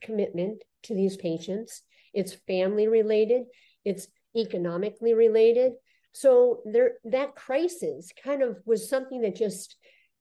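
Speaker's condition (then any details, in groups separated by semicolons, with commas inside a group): Cleft lip and palate; congenital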